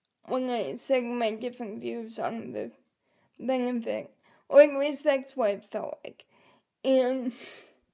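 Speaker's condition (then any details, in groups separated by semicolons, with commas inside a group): Cerebral palsy; quadriplegic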